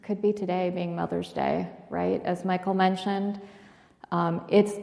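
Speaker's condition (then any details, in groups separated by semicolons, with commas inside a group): No condition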